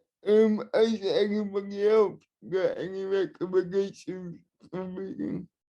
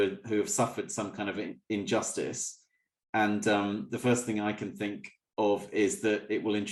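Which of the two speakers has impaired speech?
The first: cerebral palsy; mixed spastic and dyskinetic, wheelchair user; speech impairment, minimised through ongoing practice.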